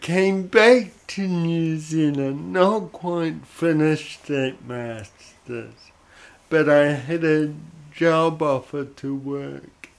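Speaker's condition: Cerebral palsy; odd sort of voice

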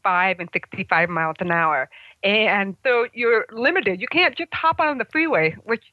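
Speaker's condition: Congenital hearing loss; about 75% hearing loss

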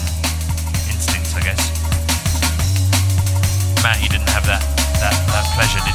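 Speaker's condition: No condition

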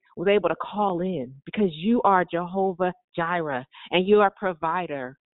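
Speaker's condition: No condition

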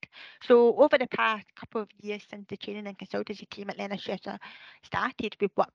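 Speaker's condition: Deafness; uses visual impairment software

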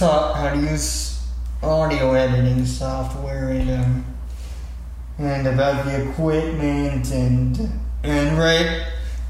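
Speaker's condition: Cerebral palsy; 19-year-old man, former patient at CRIT (Children's Rehabilitation Institute), therapists Natalie, Jose, Paula; host says he has a perfect voice for podcast, does voice acting

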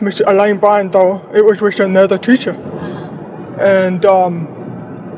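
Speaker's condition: Deafblindness; retinoblastoma from birth, eyes removed, prosthetic eyes, worsening hearing loss from age one, cause unknown; no early speech, speech pathologist Vicky, felt lips and throat, speaking at seven, initially unclear

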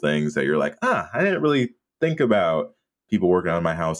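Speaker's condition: No condition

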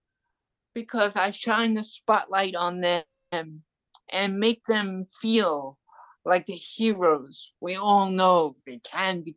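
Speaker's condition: Cerebral palsy and hearing loss; adult

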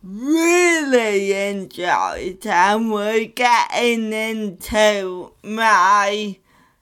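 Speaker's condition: Cerebral palsy; disability known by age 2.5

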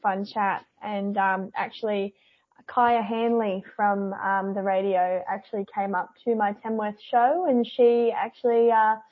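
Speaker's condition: Cleft palate; congenital cleft palate, no palate roof at birth, repair surgeries at 18 months, palate later stretched; palate not closing correctly before revision, now projects with ease, more singing control

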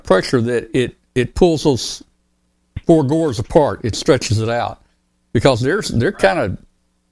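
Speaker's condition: No condition

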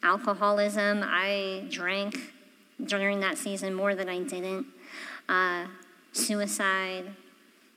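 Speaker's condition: Cleft palate; congenital

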